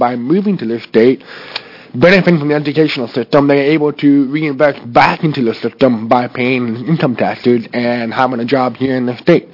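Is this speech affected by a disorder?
Yes: deafness.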